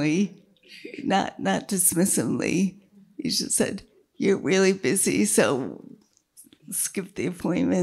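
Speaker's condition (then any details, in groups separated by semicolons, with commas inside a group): Multiple sclerosis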